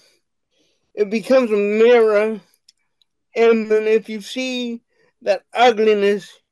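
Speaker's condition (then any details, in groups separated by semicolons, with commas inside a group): Cerebral palsy; unstable voice, pitch goes high and low, speech recognition software produces nonsense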